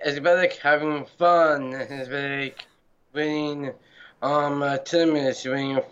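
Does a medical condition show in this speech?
Yes: Down syndrome; congenital, present since birth, man turning 30.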